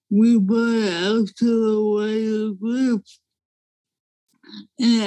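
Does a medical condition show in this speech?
Yes: ALS; diagnosed as a young woman.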